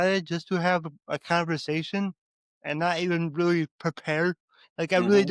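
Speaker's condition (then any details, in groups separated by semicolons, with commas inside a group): Cerebral palsy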